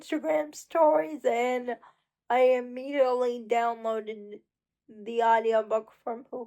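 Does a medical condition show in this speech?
Yes: cerebral palsy; uses wheelchair.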